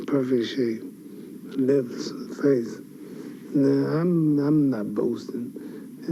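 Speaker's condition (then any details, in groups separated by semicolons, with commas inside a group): Parkinson's syndrome; no tremor; sometimes slurred speech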